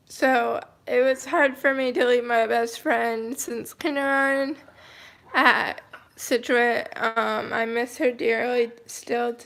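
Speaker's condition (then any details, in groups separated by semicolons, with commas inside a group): Cerebral palsy, mild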